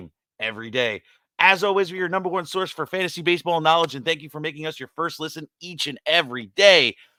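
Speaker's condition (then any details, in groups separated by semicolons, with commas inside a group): No condition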